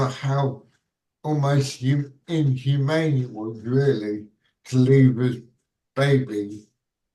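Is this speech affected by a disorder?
Yes: cerebral palsy.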